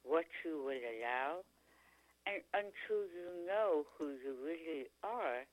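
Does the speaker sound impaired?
Yes: tongue cancer; stage 4 tongue cancer, chronic sore throat symptom, Dr. Oxford removed three quarters of tongue, two surgeries; speaking and eating again after surgery; could not speak, swallow or eat after surgery, feeding tube, now speaks pretty clearly.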